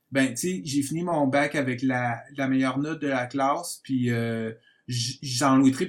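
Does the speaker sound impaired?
Yes: stuttering; stuttering since birth, described as genetic, present while growing up; working on stuttering through acceptance and normalization, member of Association Bégaiement Communication (ABC); stutters less as acceptance and understanding grow, better control of stuttering; here repeated sounds, repeated words, prolonged sounds.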